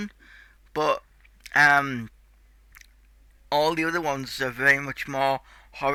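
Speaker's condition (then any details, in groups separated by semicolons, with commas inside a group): Cerebral palsy; tight muscles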